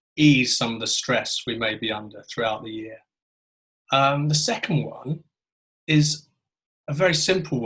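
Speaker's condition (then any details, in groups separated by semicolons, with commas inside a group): No condition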